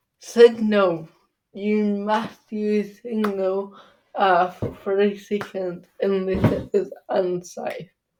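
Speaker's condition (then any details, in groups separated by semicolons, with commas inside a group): Cerebral palsy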